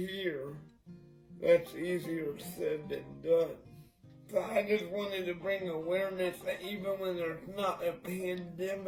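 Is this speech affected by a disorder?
Yes: cerebral palsy.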